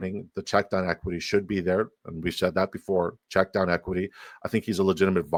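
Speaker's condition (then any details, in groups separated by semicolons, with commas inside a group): No condition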